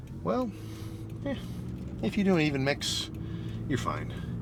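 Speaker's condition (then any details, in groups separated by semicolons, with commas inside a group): No condition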